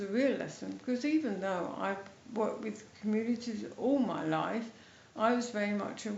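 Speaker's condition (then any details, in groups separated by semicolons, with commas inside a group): MND, mild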